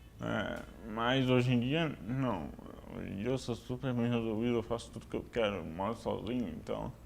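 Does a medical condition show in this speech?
Yes: cerebral palsy; affects motor coordination.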